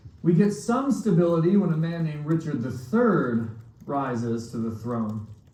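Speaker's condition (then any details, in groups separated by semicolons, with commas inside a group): No condition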